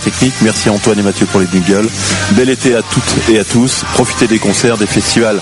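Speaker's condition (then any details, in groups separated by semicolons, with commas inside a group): No condition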